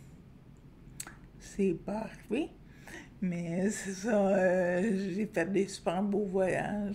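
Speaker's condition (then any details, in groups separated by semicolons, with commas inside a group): Friedreich's ataxia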